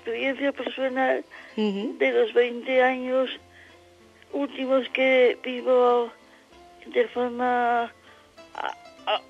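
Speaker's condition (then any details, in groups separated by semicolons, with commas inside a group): Cerebral palsy; infantile onset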